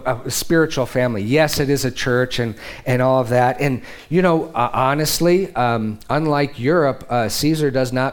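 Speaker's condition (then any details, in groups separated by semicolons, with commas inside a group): No condition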